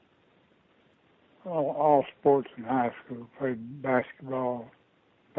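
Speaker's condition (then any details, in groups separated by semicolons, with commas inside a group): Parkinson's disease; diagnosed about two years ago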